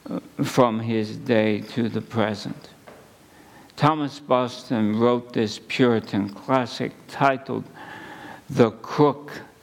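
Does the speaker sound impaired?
Yes: ALS; under neurologist care.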